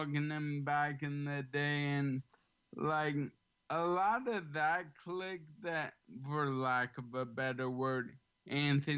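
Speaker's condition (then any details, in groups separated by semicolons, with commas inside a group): ALS; slightly slurred, has to slow down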